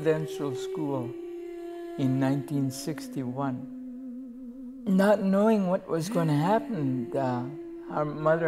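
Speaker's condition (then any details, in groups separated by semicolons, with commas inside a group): Cerebral palsy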